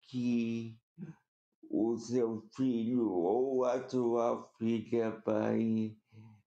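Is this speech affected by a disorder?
Yes: cerebral palsy; uneventful pregnancy.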